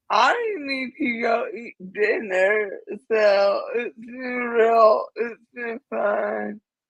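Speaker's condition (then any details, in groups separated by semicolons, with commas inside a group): Cerebral palsy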